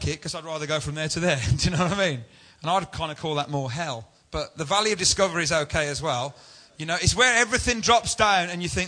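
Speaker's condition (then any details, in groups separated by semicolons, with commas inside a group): No condition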